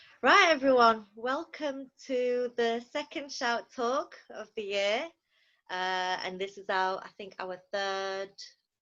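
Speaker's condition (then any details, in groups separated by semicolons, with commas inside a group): No condition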